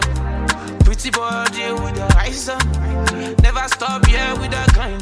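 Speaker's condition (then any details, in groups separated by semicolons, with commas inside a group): No condition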